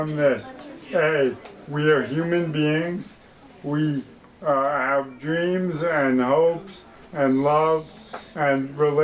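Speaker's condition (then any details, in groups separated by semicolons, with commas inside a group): ALS; uses wheelchair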